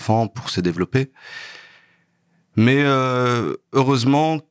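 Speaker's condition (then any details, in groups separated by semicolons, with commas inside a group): No condition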